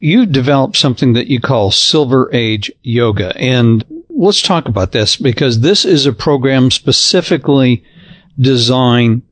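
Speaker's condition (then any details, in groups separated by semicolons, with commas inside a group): No condition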